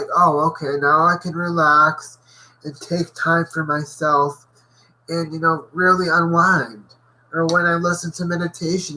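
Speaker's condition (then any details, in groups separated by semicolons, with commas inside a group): Cerebral palsy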